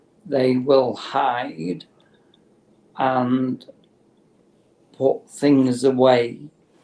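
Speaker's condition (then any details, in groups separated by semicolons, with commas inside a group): Motor neurone disease; terminal, no cure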